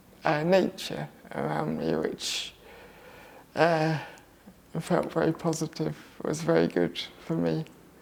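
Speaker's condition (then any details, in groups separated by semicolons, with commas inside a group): Cerebral palsy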